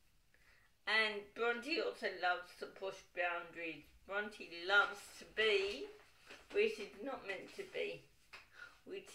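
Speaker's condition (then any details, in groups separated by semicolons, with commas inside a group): Cerebral palsy, dystonic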